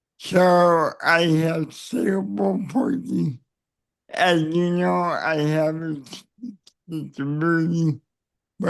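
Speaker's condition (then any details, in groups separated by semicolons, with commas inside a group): Cerebral palsy; neck surgery went badly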